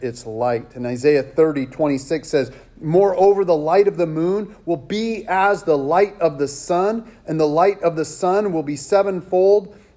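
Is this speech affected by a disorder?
No.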